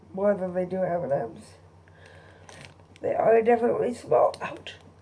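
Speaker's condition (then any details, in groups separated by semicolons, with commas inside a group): Cerebral palsy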